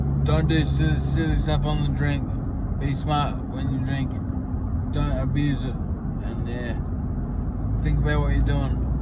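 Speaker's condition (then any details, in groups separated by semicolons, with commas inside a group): Acquired brain injury; fall from balcony; about 12 years since injury; wants speech therapy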